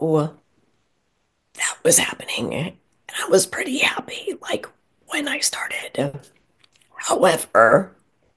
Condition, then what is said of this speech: Spasmodic dysphonia. And when I'm at my worst, where you can't even hear me, it is almost impossible to talk and breathe.